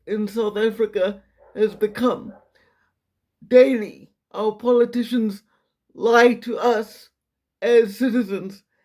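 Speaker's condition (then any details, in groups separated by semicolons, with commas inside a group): Quadriplegic cerebral palsy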